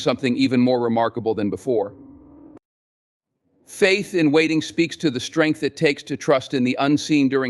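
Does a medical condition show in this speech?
No.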